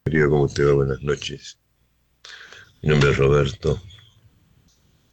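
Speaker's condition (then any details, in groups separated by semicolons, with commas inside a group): Parkinson's disease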